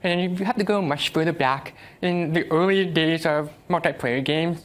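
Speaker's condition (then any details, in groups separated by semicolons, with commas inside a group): Deafness; uses American Sign Language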